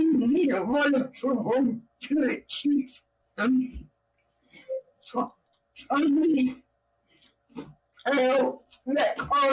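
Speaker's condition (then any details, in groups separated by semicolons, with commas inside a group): Cerebral palsy; own voice needs subtitles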